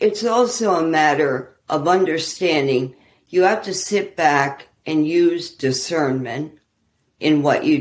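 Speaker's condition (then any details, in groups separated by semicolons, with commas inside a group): ALS; not yet bad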